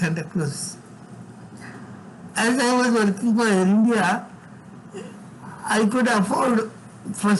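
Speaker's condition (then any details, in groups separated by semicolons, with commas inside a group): Severe cerebral palsy; from birth, involuntary tremors whole body; severe, constant tremors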